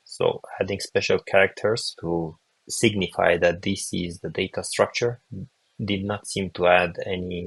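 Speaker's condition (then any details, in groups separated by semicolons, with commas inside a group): No condition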